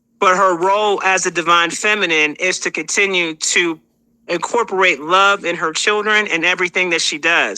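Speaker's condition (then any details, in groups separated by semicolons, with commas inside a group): No condition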